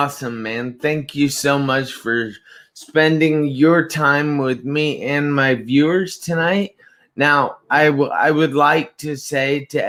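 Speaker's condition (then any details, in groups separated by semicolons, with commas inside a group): Traumatic brain injury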